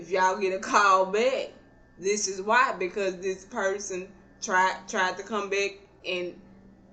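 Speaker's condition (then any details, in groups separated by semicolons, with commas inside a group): Cerebral palsy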